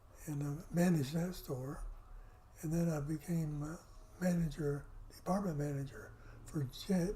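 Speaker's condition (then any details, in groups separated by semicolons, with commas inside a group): Parkinson's; affects voice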